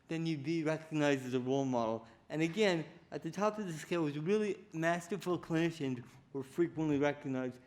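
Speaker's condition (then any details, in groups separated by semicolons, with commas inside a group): Cerebral palsy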